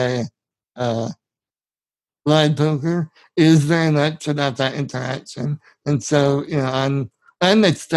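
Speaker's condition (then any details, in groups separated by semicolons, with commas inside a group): Spinal muscular atrophy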